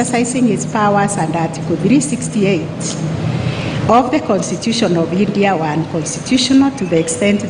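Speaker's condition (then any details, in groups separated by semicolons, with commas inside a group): No condition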